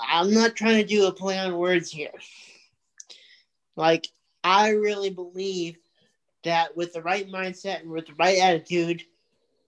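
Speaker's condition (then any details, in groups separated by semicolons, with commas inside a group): Cerebral palsy; from birth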